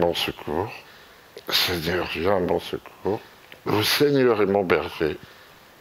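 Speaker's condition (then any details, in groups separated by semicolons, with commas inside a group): Myopathy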